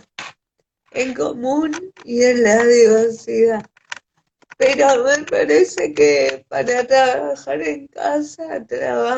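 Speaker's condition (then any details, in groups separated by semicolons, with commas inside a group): Cerebral palsy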